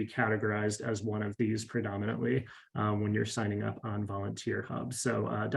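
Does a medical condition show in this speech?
No.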